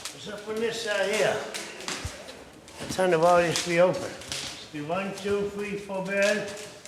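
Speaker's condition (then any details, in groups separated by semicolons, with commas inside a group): No condition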